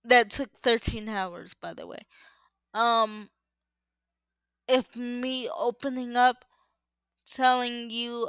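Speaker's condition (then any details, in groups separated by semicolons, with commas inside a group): Cerebral palsy; uses power wheelchair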